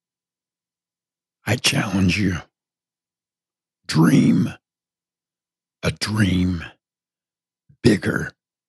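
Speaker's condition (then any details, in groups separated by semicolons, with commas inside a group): Partial laryngectomy from throat cancer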